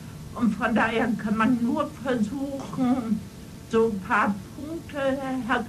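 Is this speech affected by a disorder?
Yes: cerebral palsy, spastic and ataxic; disability possibly audible in speech.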